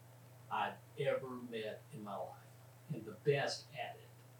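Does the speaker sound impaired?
Yes: aphasia after stroke; woke unable to talk, nearly died and resuscitated, self-described primary progressive aphasia; about 4.5 years since stroke, speech lessons, relearned to talk, taught self frontwards and backwards; initially no talking, reading or writing, one word only, understood everything, now thinks of every word.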